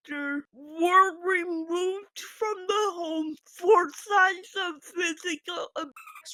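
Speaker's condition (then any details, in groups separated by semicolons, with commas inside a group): Physical speech impairment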